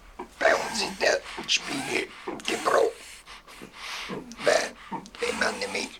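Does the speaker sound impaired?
Yes: laryngectomy, esophageal speech; larynx removed by operation; natural voice lost, relearned speaking with logopedist from about four weeks post-op, esophageal air speech.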